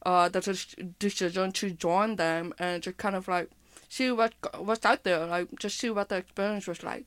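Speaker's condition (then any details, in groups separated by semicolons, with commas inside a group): Hearing impairment with speech impairment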